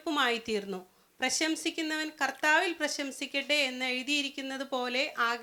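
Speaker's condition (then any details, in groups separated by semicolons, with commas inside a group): No condition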